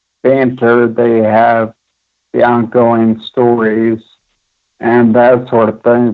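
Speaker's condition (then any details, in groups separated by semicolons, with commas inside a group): Friedreich's ataxia; onset around age 11, about 32 years since onset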